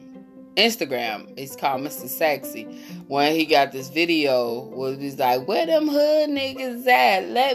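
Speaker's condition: No condition

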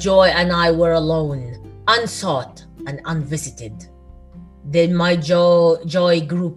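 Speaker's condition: No condition

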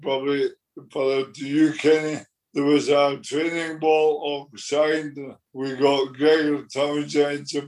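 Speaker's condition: Motor neurone disease; progressive

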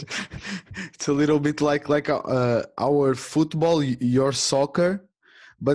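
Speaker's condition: No condition

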